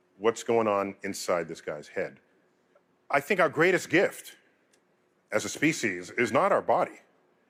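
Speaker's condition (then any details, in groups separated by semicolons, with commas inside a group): No condition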